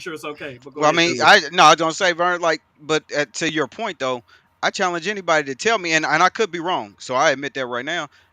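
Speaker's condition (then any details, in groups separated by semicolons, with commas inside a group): No condition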